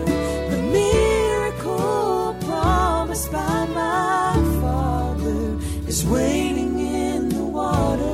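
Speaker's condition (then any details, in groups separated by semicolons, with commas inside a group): No condition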